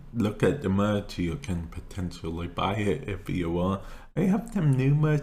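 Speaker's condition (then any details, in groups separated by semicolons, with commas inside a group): Cerebral palsy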